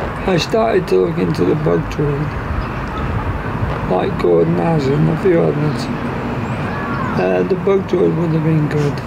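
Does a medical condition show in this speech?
Yes: motor neurone disease.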